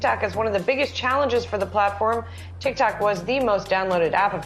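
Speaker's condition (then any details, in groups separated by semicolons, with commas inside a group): No condition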